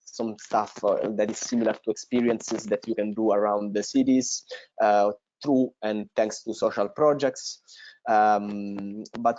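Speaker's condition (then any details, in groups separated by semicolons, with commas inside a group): No condition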